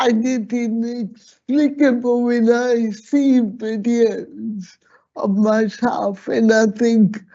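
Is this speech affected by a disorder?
Yes: slurred speech.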